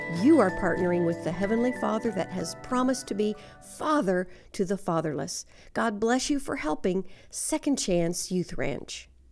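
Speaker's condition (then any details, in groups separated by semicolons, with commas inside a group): No condition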